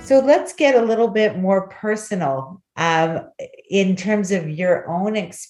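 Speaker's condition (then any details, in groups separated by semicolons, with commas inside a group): No condition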